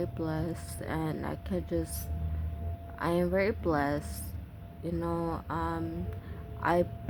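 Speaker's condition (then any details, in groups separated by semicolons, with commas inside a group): Brain injury from AVM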